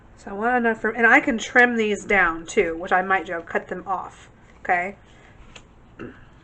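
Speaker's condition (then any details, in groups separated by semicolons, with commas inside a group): No condition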